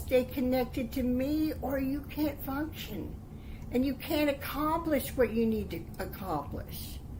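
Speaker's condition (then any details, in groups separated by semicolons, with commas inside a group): No condition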